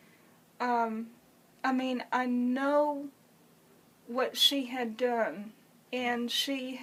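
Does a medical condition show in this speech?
Yes: cerebral palsy; congenital, uses wheelchair.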